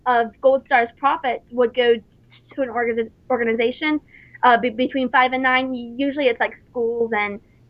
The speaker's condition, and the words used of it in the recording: Stuttering. But at work, though, I can wait tables for 6-7 hours straight and not stutter one bit.